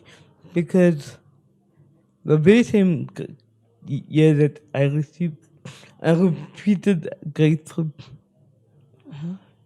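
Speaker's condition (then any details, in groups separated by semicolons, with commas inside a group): Spastic cerebral palsy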